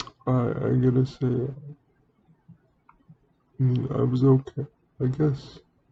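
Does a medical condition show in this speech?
Yes: cerebral palsy; speaks relatively well.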